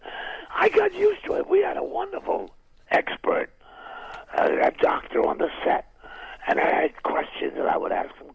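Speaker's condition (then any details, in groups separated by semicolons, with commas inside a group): Throat cancer, vocal cord removed, partial laryngectomy, right vocal cord removed; years after laryngeal surgery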